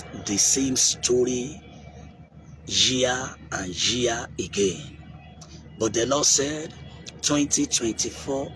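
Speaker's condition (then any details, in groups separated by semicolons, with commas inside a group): No condition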